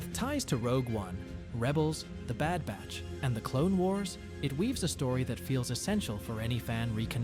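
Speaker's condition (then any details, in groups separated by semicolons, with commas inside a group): No condition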